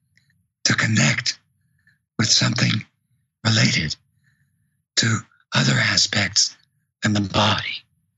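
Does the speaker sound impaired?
Yes: vocal cord paralysis.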